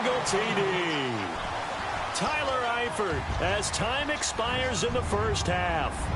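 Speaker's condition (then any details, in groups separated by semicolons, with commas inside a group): No condition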